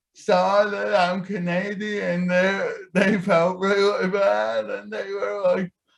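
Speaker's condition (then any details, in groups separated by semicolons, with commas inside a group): Cerebral palsy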